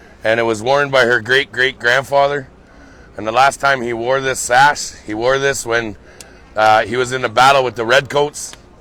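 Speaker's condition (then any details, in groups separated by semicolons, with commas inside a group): No condition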